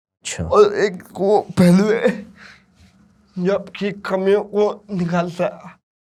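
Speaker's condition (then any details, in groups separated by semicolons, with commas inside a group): Cerebral palsy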